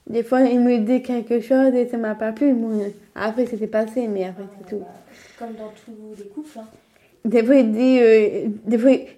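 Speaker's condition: Down syndrome (trisomy 21); congenital chromosomal condition, extra copy of chromosome 21

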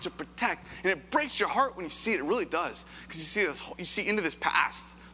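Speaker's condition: No condition

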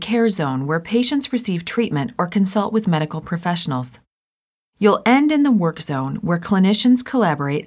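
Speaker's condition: No condition

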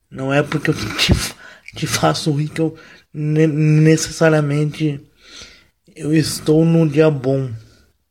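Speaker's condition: Cerebral palsy, mild; wheelchair user

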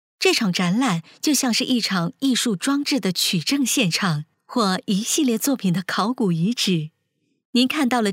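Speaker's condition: No condition

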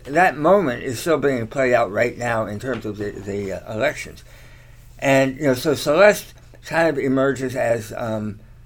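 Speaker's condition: Tongue cancer surgery; slight slur, talks okay

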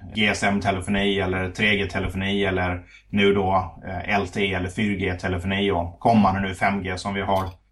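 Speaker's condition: No condition

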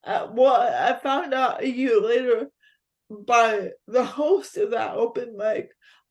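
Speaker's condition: Cerebral palsy; physical disability

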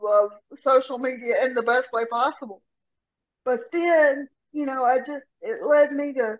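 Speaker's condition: Cerebral palsy; walking while pushing grocery cart

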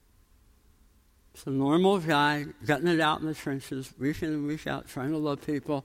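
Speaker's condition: Tongue cancer, jaw reconstruction, osteonecrosis of jaw after radiation; jaw transplant in Miami

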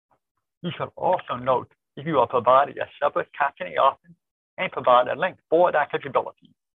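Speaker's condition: Deafness, born deaf, cochlear implant

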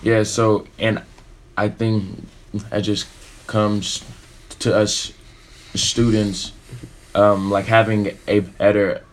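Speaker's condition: Stutter; stutter since childhood, really bad when growing up; peers laughed and asked why speaks this way; repeated sounds

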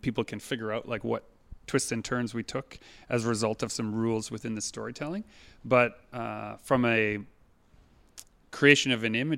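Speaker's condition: No condition

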